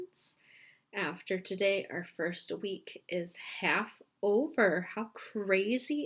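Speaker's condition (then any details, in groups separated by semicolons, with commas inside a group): No condition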